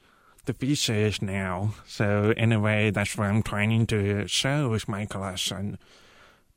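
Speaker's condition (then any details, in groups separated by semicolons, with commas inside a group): Profound deafness; uses cochlear implants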